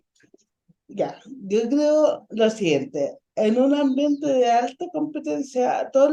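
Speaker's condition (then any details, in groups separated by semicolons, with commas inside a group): Ataxic cerebral palsy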